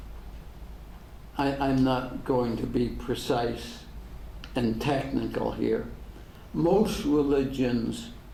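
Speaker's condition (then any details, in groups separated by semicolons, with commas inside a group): ALS; degenerative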